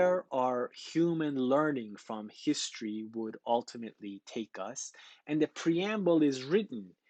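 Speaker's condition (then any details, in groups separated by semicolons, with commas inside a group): No condition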